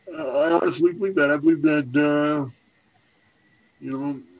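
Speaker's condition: Cerebral palsy; present from birth, wheelchair user, formerly walked with arm crutches, had surgery; uses wheelchair for mobility

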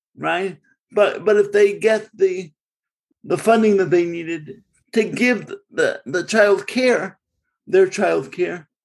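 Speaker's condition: Cerebral palsy; congenital cerebral palsy, since birth, born in Bridgeport, Connecticut, segregated schooling

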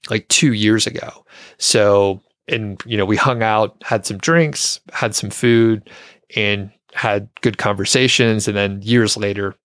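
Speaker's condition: No condition

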